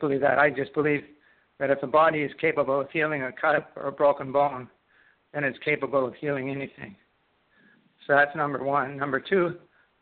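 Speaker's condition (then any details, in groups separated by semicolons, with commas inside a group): Parkinson's disease; most symptoms persist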